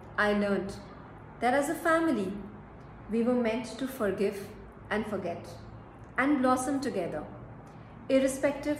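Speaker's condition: No condition

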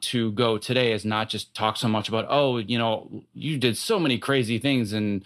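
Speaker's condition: No condition

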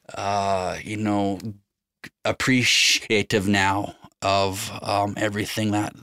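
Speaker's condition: Stutter; long-standing, long tried to hide it; stuttering evident during recording; sound and word repetitions, repeated fillers uh, hesitations and restarts; repeated words, prolonged sounds

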